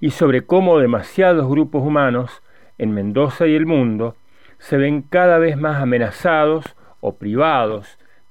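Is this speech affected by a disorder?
No.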